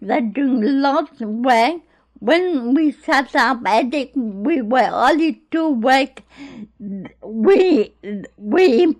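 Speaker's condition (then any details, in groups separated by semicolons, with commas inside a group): Cerebral palsy; born in Greece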